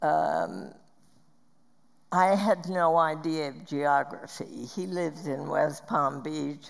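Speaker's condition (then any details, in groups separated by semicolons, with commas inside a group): Spasmodic dysphonia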